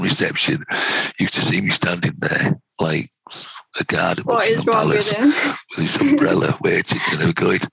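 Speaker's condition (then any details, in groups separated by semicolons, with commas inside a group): Vocal cord cancer, head and neck cancer, right vocal cord; 50 mm tumour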